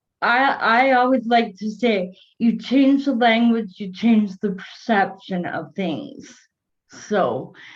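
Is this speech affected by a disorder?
Yes: cerebral palsy.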